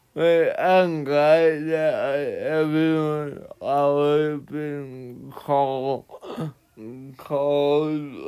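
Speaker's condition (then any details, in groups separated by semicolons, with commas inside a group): Cerebral palsy; one hand affected; atypical speech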